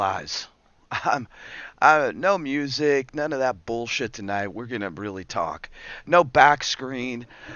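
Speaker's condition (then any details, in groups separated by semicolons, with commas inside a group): No condition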